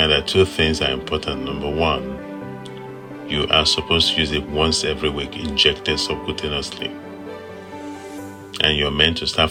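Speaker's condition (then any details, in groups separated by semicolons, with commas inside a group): No condition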